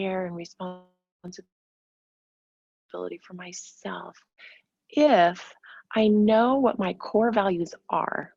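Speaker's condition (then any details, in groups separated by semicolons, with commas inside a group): No condition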